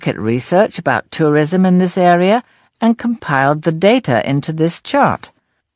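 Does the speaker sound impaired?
No.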